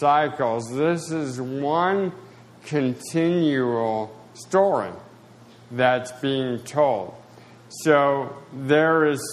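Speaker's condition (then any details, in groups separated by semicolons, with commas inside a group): Spasticity, mild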